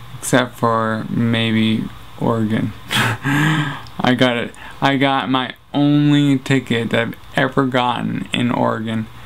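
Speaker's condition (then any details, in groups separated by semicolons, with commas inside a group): Traumatic brain injury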